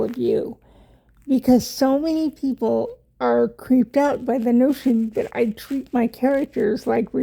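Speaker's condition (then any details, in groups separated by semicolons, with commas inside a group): Cerebral palsy; wheelchair user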